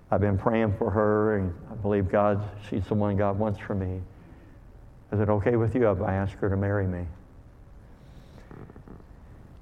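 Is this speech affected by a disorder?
Yes: cleft lip and palate; called hair lip.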